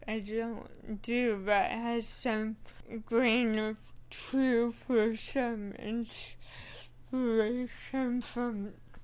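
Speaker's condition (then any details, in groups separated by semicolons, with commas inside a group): Cerebral palsy; working with speech therapist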